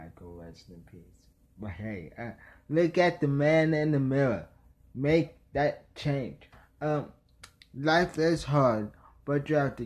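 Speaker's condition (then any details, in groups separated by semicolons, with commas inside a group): Traumatic brain injury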